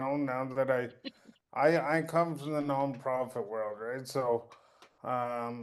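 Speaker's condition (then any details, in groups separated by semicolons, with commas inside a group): Cerebral palsy; since birth, birth complications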